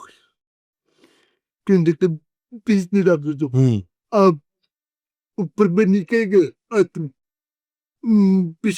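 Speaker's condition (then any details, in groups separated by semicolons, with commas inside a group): Cerebral palsy; 40 years with condition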